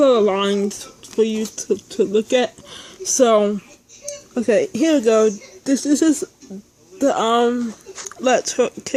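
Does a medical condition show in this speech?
Yes: speech impairment.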